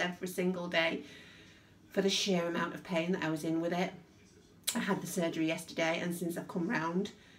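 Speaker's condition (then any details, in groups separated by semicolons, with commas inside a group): No condition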